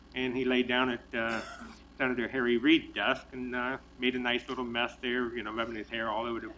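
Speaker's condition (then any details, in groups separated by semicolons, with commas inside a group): Deafblind; legally blind and legally deaf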